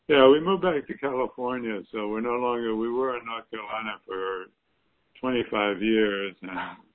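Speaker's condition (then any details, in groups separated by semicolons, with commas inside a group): Parkinson's disease; just started Chinese herbal tonics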